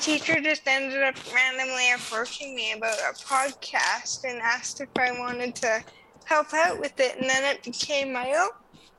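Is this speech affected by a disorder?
Yes: cerebral palsy; Crested Valley Therapeutic Riding Program, rides for therapy.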